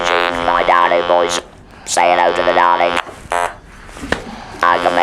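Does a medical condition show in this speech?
Yes: laryngeal cancer with laryngectomy.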